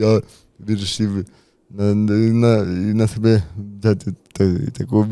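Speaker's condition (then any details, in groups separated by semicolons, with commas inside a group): Cerebral palsy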